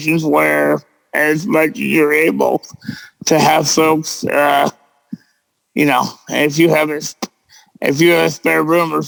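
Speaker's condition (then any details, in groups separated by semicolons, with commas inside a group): Cerebral palsy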